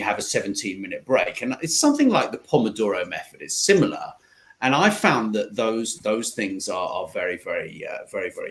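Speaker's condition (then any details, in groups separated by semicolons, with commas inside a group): No condition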